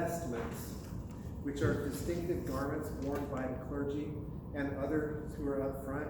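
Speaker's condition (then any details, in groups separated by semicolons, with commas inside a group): No condition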